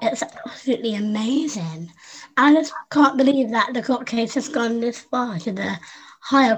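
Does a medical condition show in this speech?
Yes: Down syndrome; adult woman, 25.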